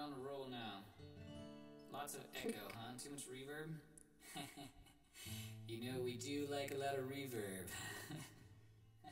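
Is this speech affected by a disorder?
No.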